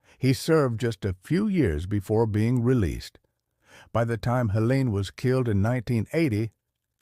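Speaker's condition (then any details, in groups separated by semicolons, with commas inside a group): No condition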